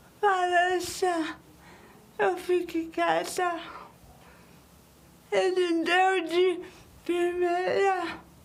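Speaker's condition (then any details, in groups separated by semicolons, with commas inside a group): Cerebral palsy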